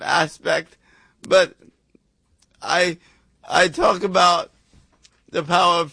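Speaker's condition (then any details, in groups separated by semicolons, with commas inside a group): Cerebral palsy; congenital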